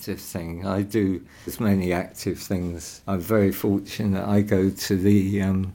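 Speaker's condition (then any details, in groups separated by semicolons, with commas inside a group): Parkinson's; specialist Parkinson's nurse Pete, weekly dance for Parkinson's Ballet class with English National Ballet; unstable with fluctuations, 18-20 minute deep breathing exercise tape, mindfulness, daily exercise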